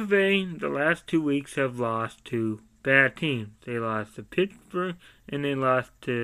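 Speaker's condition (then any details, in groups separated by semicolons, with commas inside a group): Cerebral palsy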